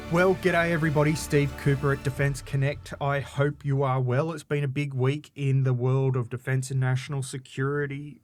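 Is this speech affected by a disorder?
No.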